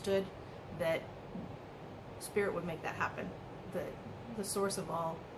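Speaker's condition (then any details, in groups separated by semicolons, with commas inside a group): No condition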